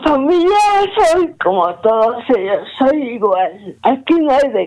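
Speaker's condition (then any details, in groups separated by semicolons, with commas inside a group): Cerebral palsy; premature, negligent right knee tumor surgery cut tendons, only crawled at 18 months, diagnosed age 18-19; walks slowly, no wheelchair, difficulty moving and handling objects, types on standard computer with fingers; some difficulty speaking, still able to speak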